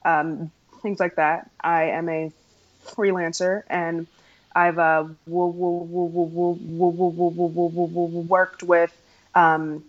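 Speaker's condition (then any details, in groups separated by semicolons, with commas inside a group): Stuttering; stuttering since around age 3, past speech therapy, largely stopped talking for about 5 years; still stutters, including when saying own name; formerly hid stuttering by switching words, deep breaths, fillers like ums and ahs, avoided talking; repeated sounds, prolonged sounds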